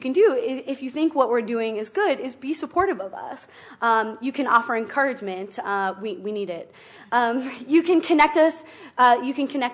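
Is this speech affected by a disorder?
No.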